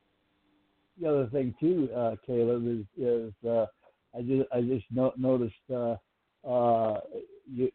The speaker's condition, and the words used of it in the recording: Stuttering. I with my stuttering background and stuff, I just don't think I could do it